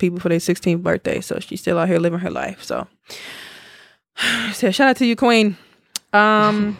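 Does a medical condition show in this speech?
No.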